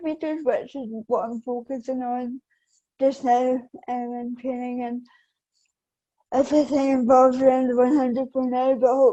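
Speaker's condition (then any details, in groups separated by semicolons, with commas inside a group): Cerebral palsy; affects balance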